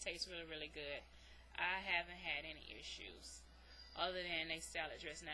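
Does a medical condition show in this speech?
No.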